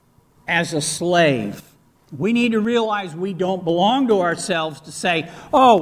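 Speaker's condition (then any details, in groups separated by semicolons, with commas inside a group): No condition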